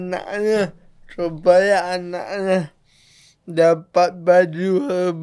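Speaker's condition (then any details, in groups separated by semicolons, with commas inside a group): Cerebral palsy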